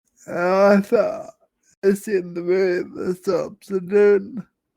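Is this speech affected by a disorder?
Yes: Friedreich's ataxia.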